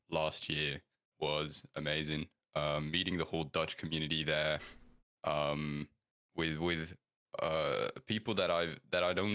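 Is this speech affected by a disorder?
No.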